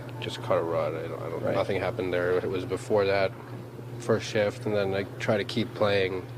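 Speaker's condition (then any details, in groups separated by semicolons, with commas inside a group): No condition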